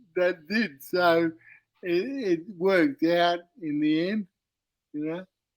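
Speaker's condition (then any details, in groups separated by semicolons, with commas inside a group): Cerebral palsy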